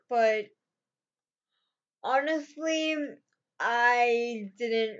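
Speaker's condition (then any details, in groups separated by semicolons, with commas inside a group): Cerebral palsy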